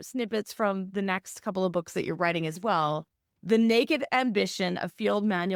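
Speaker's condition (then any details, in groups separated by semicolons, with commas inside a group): No condition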